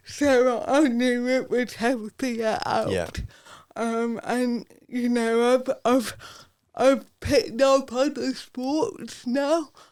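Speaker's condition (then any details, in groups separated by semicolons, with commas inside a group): Cerebral palsy; affects speech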